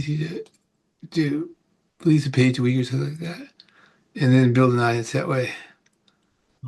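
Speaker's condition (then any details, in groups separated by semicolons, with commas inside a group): Parkinson's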